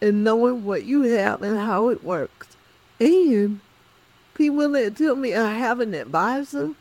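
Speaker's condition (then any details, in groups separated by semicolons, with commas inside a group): Cerebral palsy; speech affected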